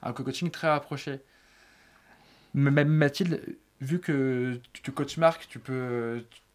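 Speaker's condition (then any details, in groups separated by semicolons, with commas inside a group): Stuttering; stuttering long experienced as difficult, took eloquence contest for people who stutter 7 years ago; frequent word and syllable repetitions, many fillers and hesitations; repeated sounds, prolonged sounds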